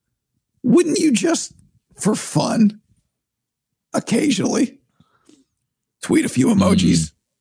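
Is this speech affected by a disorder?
Yes: vocal cord surgery; voice compromised, objectively worse than usual, unsure if voice returns to 100%.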